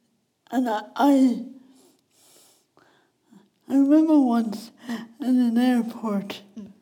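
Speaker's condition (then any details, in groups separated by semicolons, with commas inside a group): Speech impediment; wheelchair user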